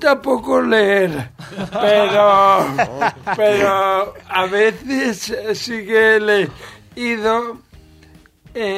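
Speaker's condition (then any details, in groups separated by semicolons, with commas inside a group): Cerebral palsy; present from birth, brain damage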